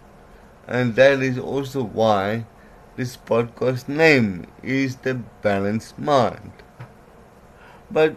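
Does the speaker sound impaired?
Yes: cerebral palsy; myasthenia gravis muscle fatigue.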